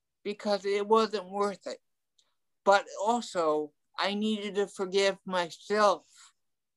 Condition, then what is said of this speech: Cerebral palsy. And it just affects my arms, my talking.